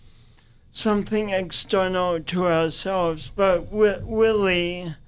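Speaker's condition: Speech impediment from birth; pronounced impediment

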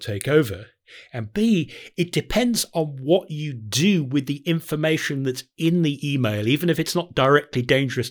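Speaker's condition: No condition

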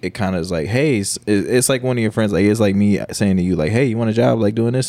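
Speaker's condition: No condition

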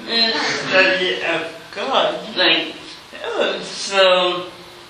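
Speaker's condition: Cerebral palsy

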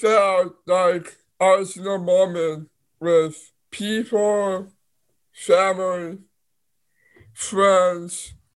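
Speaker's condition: Down syndrome; intellectual disability, brain processing issue, heart repair at 5 months for two holes, ear surgeries

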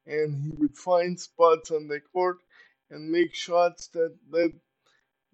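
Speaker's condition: Cerebral palsy; uses power wheelchair

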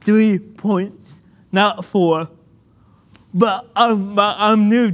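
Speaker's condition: Cerebral palsy; spasms

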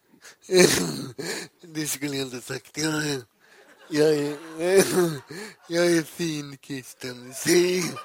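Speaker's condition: Cerebral palsy; much improved through practice

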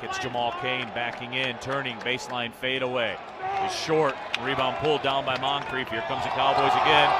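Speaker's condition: No condition

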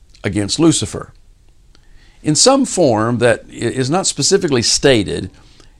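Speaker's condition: No condition

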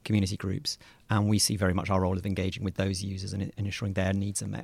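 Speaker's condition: No condition

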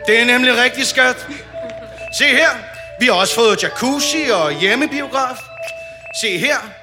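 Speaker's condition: No condition

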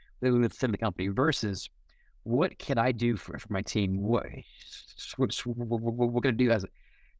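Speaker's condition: Stuttering; disfluencies may sound like audio buffering; repeated sounds, prolonged sounds

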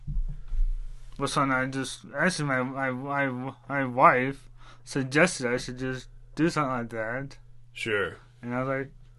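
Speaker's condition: Rapid onset dystonia-parkinsonism; onset age 27 within two weeks

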